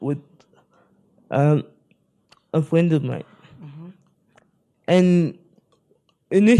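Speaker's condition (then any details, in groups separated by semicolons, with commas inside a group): Spastic cerebral palsy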